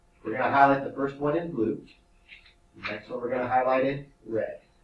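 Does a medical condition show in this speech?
No.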